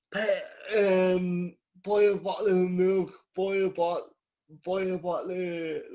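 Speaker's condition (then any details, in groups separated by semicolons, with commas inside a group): Cerebral palsy; from birth, scoliosis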